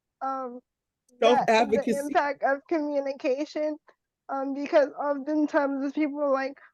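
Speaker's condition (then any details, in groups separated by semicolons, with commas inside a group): Cerebral palsy; wheelchair user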